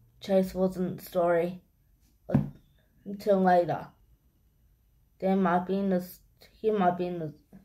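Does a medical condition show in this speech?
Yes: cerebral palsy.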